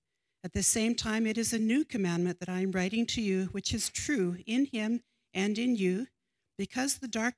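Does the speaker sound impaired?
No.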